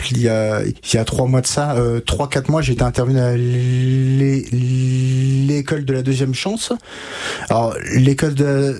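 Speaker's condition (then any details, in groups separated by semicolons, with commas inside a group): Stuttering; speech therapy with Catherine Daubier in Nancy ages 20 to 25, learned fluency techniques; still stutters with blocks and repetitions; blocks and repetitions now, formerly severe, expressed self with fingers before therapy; repeated sounds, prolonged sounds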